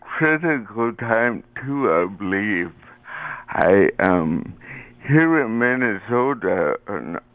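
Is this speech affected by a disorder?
Yes: cerebral palsy.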